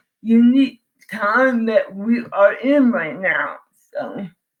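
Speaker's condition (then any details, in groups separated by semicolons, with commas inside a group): Cerebral palsy; from birth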